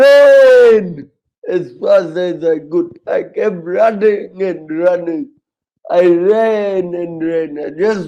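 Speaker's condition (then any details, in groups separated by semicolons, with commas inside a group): Cerebral palsy, severe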